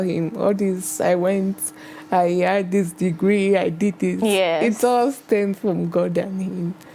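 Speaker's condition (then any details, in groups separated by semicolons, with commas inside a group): Cerebral palsy; acquired after early childhood injection; onset at age three, about twenty years since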